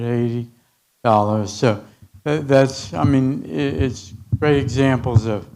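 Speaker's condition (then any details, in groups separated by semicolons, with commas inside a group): Parkinson's disease; deep brain stimulation implant; 19 years with condition, symptomatic medication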